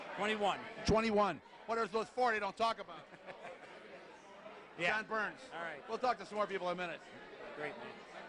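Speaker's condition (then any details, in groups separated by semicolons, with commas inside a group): No condition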